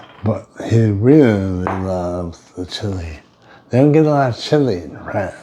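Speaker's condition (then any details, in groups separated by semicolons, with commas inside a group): Brain injury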